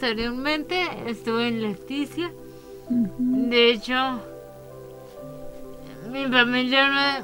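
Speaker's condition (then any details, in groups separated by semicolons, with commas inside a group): Cerebral palsy; cerebral palsy from birth complications, special programs in Leticia alternating with school in childhood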